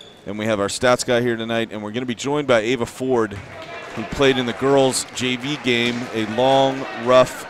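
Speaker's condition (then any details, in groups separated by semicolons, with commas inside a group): No condition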